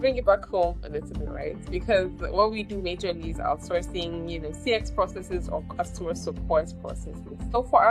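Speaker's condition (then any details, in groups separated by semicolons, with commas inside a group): No condition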